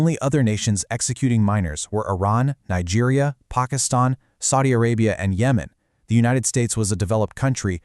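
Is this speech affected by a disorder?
No.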